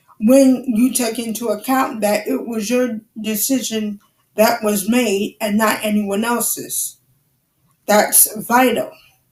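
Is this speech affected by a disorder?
Yes: cerebral palsy; wheelchair user.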